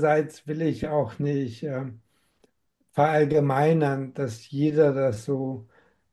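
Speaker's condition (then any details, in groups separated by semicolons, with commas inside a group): Amyotrophic lateral sclerosis; diagnosed at 47, slower course than other affected patients; has tried many approaches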